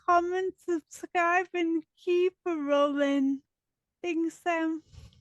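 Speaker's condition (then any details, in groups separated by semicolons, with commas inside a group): Dystonia; dystonia from infancy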